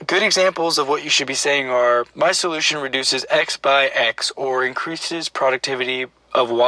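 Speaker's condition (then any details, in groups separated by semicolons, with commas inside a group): No condition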